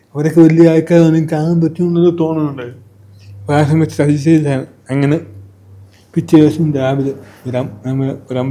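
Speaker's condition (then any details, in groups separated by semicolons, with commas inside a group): Cerebral palsy; from birth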